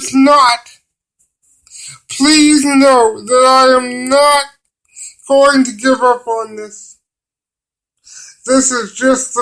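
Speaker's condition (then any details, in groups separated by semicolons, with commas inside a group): Cerebral palsy; limited use of the hands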